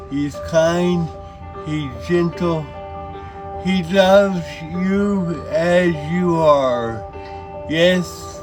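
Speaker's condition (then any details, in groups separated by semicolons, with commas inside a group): Cerebral palsy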